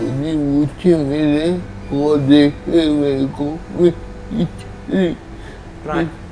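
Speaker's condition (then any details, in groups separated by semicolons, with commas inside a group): Severe traumatic brain injury; extensive brain damage, past tracheostomy, feeding tube, rigid deformed limbs; recovered from vegetative state, five years post-injury, stands with support; once unable to speak, communication regained, now eats by mouth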